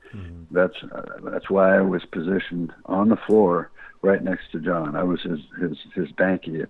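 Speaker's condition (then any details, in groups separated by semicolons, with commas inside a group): Parkinson's disease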